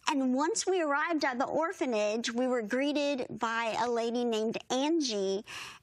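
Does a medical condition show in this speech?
Yes: bilateral cleft lip and palate; congenital severe bilateral cleft lip and palate, born in Guatemala mountains, unable to nurse as newborn, not expected to hear or speak; hard to understand as a child, needed interpreters, singing voice strong.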